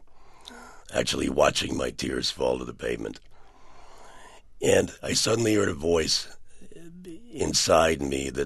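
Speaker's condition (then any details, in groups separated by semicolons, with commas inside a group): Partial laryngectomy for throat cancer, partial (80% of larynx removed)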